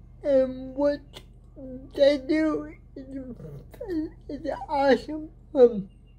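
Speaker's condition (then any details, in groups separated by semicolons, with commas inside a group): Cerebral palsy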